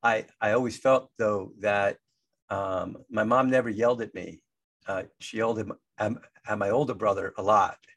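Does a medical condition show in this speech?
Yes: stuttering; age 60; here repeated words, prolonged sounds.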